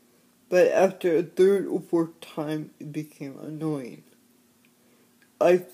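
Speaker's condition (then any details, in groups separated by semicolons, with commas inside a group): Cerebral palsy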